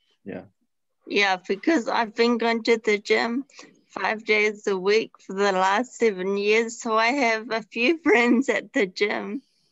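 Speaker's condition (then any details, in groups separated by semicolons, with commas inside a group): Traumatic brain injury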